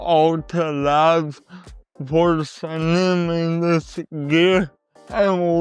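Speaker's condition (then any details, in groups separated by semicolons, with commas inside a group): Cerebral palsy; voice often not understood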